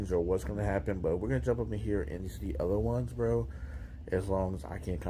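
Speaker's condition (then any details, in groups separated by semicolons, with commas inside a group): No condition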